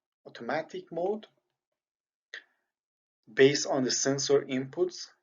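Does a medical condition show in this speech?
No.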